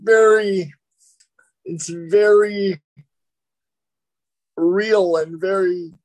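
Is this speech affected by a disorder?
Yes: cerebral palsy; limbs sometimes move in unintended directions.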